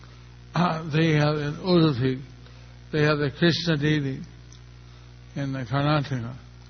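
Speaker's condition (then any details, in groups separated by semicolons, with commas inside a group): Stroke; stroke a little over a year ago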